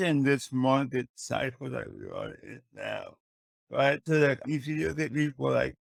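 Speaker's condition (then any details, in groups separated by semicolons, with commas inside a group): Cerebral palsy; speech affected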